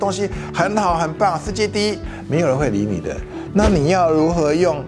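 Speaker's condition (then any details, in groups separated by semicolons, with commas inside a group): No condition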